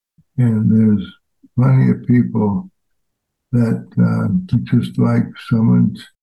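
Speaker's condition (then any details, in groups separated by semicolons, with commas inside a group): ALS; fatal progressive disease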